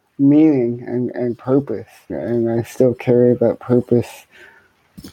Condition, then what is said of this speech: Cerebral palsy. For me, it affects my left side, my speech, my coordination.